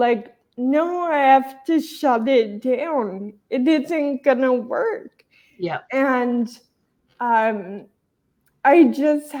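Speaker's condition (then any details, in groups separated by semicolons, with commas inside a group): Traumatic brain injury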